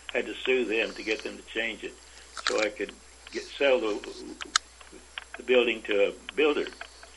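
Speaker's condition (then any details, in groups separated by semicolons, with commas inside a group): Parkinson's disease; no longer able to work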